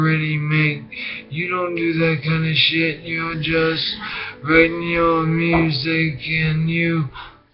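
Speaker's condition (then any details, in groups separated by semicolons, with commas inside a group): Brain injury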